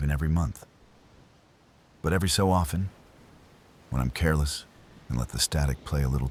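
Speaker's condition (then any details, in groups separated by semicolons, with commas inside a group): No condition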